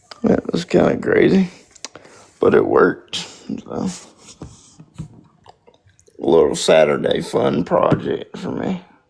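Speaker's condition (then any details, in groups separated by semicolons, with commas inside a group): Spastic quadriplegic cerebral palsy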